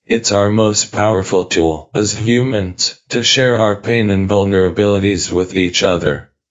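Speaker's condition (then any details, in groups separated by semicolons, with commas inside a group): ALS, speech-generating device; cannot speak, eye-activated synthetic voice built from voice banking, types replies, silences while typing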